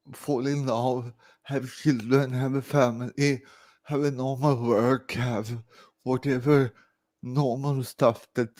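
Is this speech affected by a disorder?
Yes: severe cerebral palsy.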